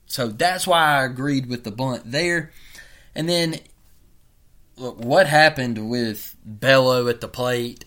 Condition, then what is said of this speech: None; typical speech.